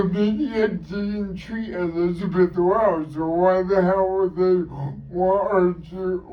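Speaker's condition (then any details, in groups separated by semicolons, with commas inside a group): Cerebral palsy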